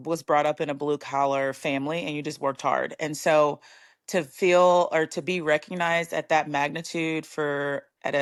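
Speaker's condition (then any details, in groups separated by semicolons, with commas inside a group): No condition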